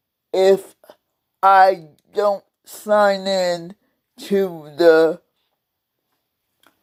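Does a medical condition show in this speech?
Yes: cerebral palsy; several unnoticed strokes.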